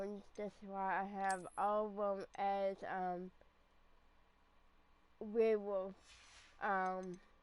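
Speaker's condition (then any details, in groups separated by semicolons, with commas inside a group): Cerebral palsy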